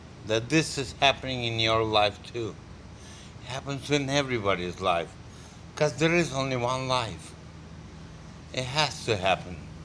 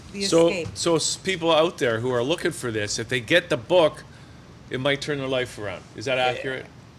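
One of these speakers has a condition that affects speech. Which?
The first: multiple sclerosis; diagnosed at age 17.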